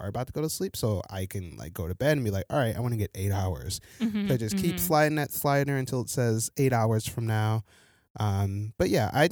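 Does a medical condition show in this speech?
No.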